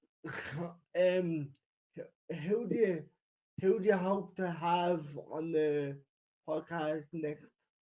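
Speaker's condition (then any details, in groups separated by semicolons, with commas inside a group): Cerebral palsy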